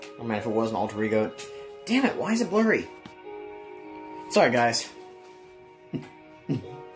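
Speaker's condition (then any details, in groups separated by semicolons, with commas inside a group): No condition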